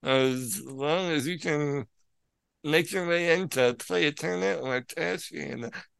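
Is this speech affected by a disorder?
Yes: spinal muscular atrophy; from birth, paralyzed neck down, full sensation, overnight breathing machine, hospital bed, wheelchair, parents as caregivers; controls computer with mouth, father usually assists at live play, cannot sit outside wheelchair, cannot fly; can be a little difficult to understand at times.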